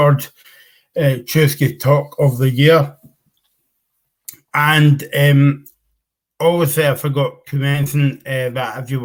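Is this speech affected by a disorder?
Yes: cerebral palsy.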